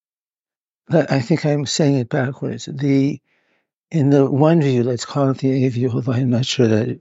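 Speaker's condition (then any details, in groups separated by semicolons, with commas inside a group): Parkinson's; now openly displayed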